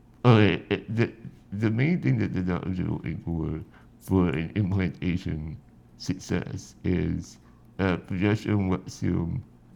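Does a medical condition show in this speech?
Yes: spinal muscular atrophy.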